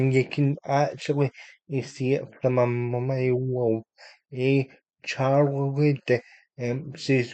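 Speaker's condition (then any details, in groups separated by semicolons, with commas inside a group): Cerebral palsy; unable to walk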